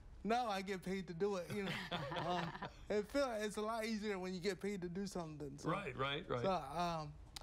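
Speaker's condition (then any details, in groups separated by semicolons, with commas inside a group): Cerebral palsy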